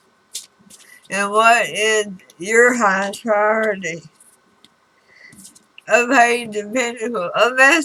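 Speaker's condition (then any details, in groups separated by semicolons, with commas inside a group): Throat cancer radiation damage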